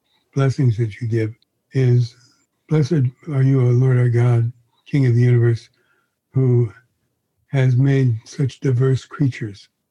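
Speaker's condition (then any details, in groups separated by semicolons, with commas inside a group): Parkinson's disease; lethargy rather than shakes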